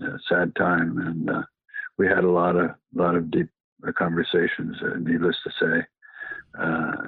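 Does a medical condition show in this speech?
Yes: Parkinson's disease.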